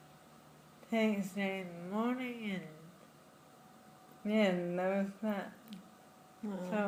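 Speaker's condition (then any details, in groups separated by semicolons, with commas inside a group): Friedreich's ataxia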